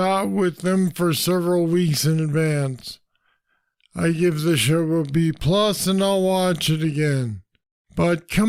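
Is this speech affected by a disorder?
Yes: Parkinson's disease; deep brain stimulators.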